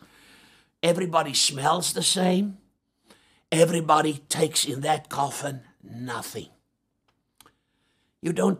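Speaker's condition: No condition

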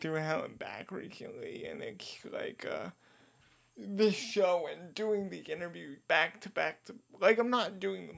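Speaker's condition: Cerebral palsy; diagnosed at age 2

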